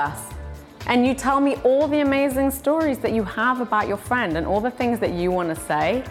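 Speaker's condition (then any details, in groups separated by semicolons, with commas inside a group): No condition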